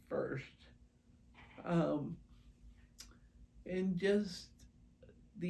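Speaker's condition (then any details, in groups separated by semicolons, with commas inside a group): Primary progressive multiple sclerosis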